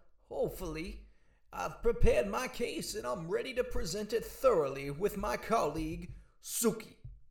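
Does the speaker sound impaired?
No.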